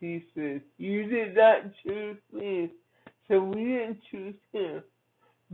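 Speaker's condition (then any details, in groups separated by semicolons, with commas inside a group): Cerebral palsy; from birth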